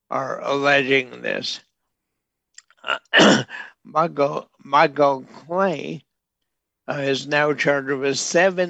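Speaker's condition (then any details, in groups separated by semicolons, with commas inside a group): Bulbar onset ALS; bulbar onset Lou Gehrig's disease, neurological, affects nerves and muscles, mouth, nose, throat first, then hands; progressing, hands slow, walking and running harder, outwardly looks unaffected; severely impaired, very slow, likened to elderly drunk man, calls self unable to talk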